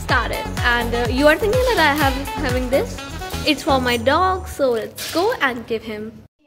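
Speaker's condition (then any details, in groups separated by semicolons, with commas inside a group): No condition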